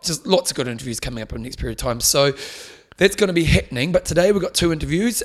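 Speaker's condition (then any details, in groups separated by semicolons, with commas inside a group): No condition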